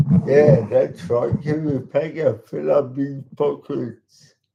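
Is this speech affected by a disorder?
Yes: cerebral palsy; talks slowly.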